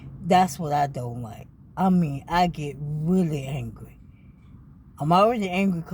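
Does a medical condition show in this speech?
Yes: ALS.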